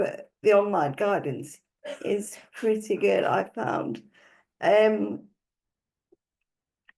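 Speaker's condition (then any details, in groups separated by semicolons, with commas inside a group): Cerebral palsy; full-time wheelchair user, needs assistance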